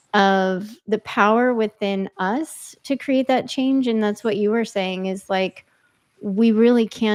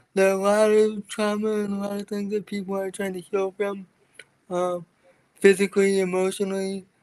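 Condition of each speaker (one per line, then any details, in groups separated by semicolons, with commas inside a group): No condition
Cerebral palsy; from birth, wheelchair user; not progressive, some symptoms worsening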